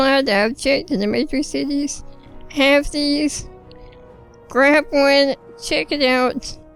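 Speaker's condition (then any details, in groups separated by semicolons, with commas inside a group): Spinal muscular atrophy; can't breathe well lying prone, breathing exercises, gets winded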